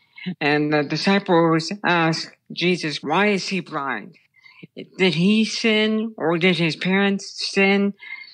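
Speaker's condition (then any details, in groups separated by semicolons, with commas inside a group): Brain stem tumor; childhood onset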